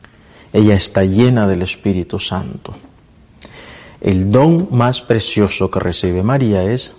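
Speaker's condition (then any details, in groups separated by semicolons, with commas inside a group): No condition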